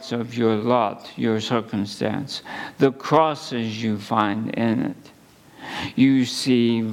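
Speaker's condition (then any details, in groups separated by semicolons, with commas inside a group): ALS; at least a couple of months since diagnosis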